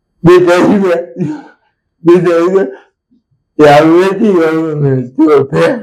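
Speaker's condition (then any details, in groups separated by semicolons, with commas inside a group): Cerebral palsy; from birth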